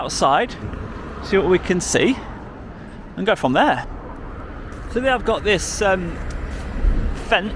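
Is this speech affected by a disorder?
No.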